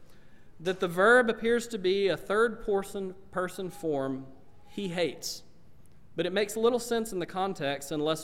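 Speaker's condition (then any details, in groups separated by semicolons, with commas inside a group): No condition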